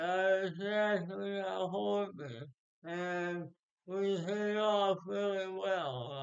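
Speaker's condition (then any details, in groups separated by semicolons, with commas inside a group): Speech impairment after birth surgery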